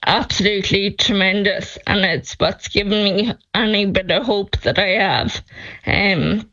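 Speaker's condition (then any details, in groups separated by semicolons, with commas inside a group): Friedreich's ataxia; diagnosed at age 12, progressive neurological decline, about 16 years since diagnosis; speech deteriorating, voice expected to be lost, voice banked over hours, synthetic voice app on phone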